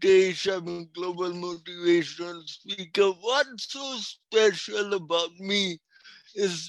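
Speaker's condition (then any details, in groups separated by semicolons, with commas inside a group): Cerebral palsy; speech affected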